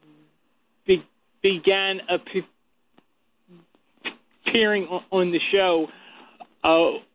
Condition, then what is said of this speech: Stuttering. I think I got what the hint, I know it's difficult for you to talk, so let me cut to the bottom line here.